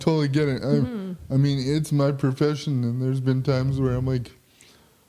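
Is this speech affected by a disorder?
Yes: quad spastic cerebral palsy, spastic quadriplegic; chronic pain.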